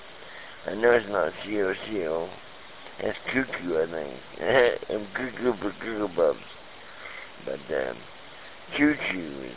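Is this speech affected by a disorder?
Yes: speech impediment; hard for listeners with hearing impediments to understand unless careful.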